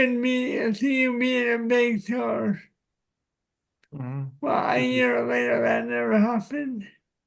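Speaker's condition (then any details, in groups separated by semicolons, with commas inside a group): Cerebral palsy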